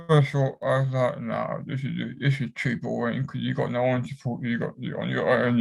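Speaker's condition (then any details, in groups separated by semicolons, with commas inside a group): Cerebral palsy; affects whole body; cramps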